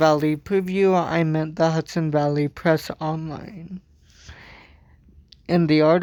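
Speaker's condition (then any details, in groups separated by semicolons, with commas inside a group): Cerebral palsy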